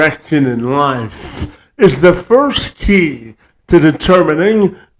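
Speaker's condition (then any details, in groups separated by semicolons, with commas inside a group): Cerebral palsy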